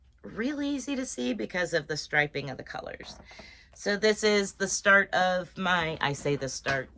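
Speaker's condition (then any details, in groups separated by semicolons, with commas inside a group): No condition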